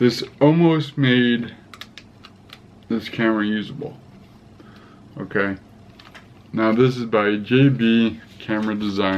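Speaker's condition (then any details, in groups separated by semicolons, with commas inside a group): Cerebral palsy; affects gait and walking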